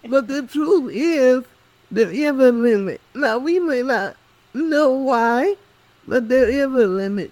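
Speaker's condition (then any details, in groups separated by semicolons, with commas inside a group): Cerebral palsy; speech affected, cognition intact; employers reluctant to hire because of speech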